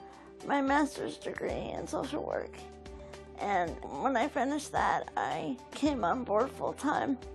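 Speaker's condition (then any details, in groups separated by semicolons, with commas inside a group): Cerebral palsy; unable to walk; mild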